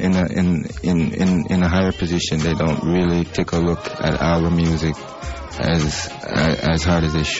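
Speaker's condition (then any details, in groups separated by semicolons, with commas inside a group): Stuttering; stutters when talking, none when singing or performing; repeated words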